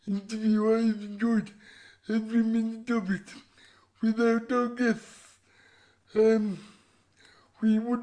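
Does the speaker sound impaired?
Yes: cerebral palsy; voice described as unusual.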